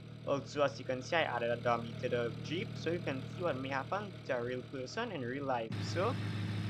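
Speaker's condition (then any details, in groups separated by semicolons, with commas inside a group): No condition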